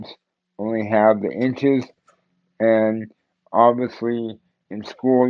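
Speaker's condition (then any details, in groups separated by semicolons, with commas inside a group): Cerebral palsy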